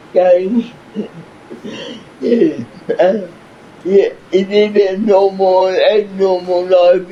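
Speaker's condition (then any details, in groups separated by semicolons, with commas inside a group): Cerebral palsy; from birth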